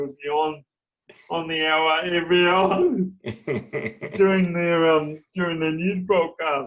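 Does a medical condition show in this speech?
Yes: cerebral palsy.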